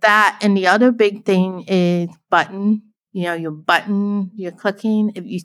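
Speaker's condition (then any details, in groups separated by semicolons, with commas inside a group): Deafblind, born deaf; can speak, signing easier than speaking English in videos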